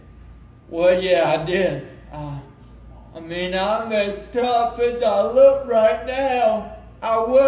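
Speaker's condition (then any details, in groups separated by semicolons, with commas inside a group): Cerebral palsy; since birth, brain damage at birth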